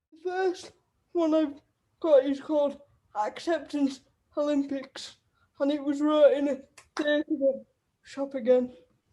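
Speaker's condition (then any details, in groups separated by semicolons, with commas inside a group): Cerebral palsy; wheelchair user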